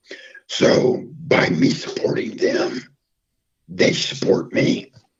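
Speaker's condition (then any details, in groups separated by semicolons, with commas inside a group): Throat cancer, half voicebox, partial laryngectomy; half of voicebox removed; about three years since cancer; voice affected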